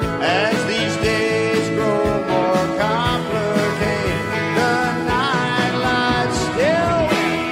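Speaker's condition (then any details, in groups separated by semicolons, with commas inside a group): No condition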